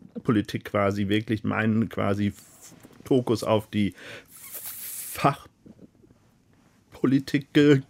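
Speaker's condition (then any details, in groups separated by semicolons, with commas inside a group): Stuttering; stuttering since school age at least, no pain; stutters openly, frequent public speaker and lecturer, rarely in media panel discussions; sometimes hung up on at hotlines, odd looks from listeners; prolonged sounds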